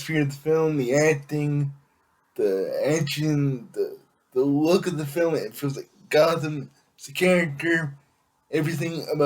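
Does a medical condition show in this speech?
Yes: cerebral palsy; able to speak.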